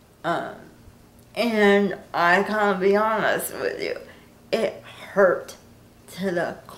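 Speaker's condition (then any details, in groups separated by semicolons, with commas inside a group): Cerebral palsy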